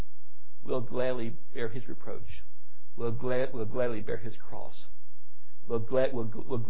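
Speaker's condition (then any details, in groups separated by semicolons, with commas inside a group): Stuttering; self-reported; stuttering amount varies, heavy stuttering greatly lengthens speaking time; repeated sounds, blocks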